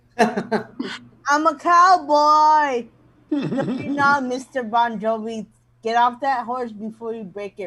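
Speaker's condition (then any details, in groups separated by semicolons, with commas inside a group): Mild cerebral palsy; mild, born prematurely, helmet and braces in childhood; mild, in therapy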